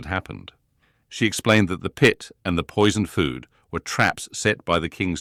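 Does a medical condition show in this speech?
No.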